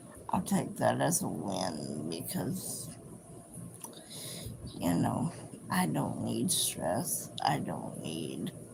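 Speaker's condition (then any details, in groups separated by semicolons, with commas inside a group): Cerebral palsy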